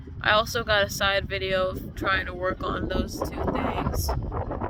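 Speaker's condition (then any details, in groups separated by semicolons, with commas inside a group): No condition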